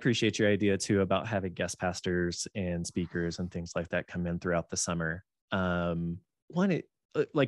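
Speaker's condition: No condition

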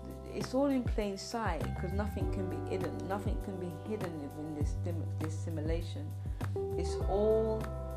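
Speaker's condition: No condition

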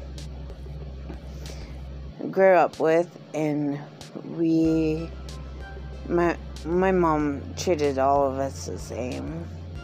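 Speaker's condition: Mild cerebral palsy; seizures affect speech and motor skills, speech problems since school, almost lethargic when tired

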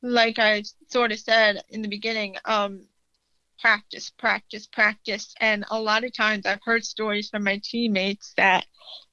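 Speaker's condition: Usher syndrome, profoundly deaf; type 1, rare genetic, born profoundly deaf, two cochlear implants, retinitis pigmentosa, balance affected; cochlear implants allow hearing and talking

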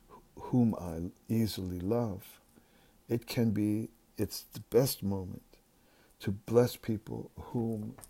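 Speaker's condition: No condition

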